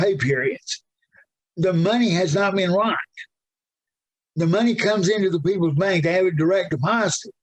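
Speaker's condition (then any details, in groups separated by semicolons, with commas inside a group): Cerebral palsy, severe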